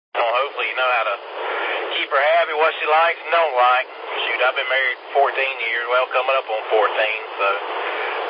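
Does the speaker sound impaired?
No.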